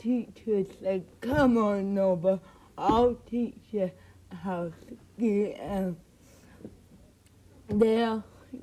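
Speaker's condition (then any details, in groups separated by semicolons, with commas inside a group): Cerebral palsy; speech improved over past year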